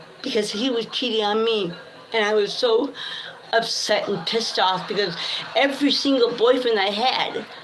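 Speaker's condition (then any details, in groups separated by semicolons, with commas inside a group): Cerebral palsy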